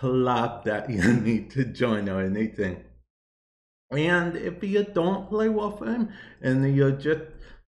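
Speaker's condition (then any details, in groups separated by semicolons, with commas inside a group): Cerebral palsy; viewer asked why talking like that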